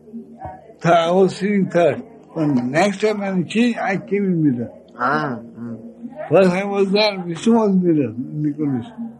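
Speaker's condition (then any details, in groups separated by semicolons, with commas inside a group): Speech loss after head injury; head injury from car accident, unconscious after accident, speech lost after accident; very difficult to utter words, speech feels heavy; listeners say understandable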